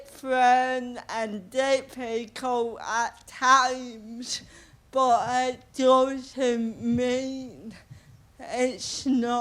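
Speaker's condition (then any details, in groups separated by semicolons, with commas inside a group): Cerebral palsy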